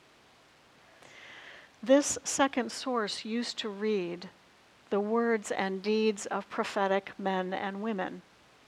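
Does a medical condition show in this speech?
No.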